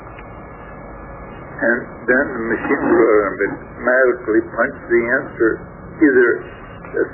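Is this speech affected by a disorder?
Yes: stroke affecting throat muscles; tough time talking.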